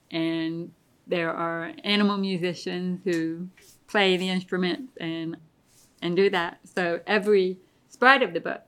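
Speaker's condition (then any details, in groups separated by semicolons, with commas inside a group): Deafness; relies on hearing aids and lip reading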